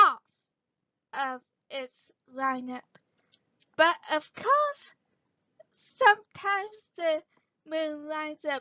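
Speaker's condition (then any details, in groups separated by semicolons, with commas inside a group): Cerebral palsy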